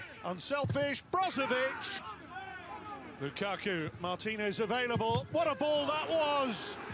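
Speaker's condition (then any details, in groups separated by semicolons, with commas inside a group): No condition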